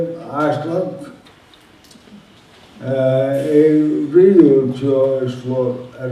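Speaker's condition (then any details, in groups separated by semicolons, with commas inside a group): Motor neuron disease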